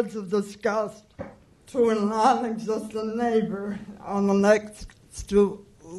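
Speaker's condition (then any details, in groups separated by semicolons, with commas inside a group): Cerebral palsy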